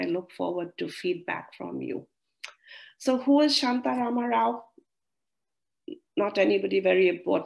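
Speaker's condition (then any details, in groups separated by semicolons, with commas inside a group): No condition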